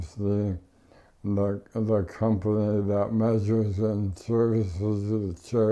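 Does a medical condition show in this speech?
Yes: ALS; power wheelchair, no tracheostomy.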